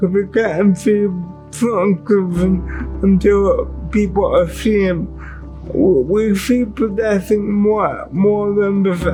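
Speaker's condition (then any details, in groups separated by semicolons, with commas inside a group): Cerebral palsy; wheelchair user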